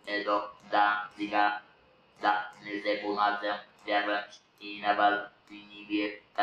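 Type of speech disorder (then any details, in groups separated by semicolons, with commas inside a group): Electrolarynx speech; laryngectomy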